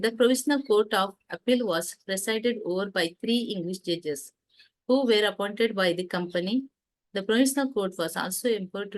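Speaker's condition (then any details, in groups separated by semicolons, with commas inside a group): No condition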